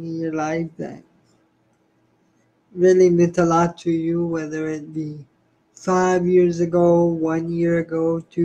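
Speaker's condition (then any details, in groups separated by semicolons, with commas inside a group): Spastic cerebral palsy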